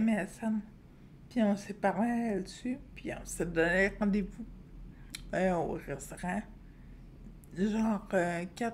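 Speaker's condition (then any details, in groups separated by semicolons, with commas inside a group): Friedreich's ataxia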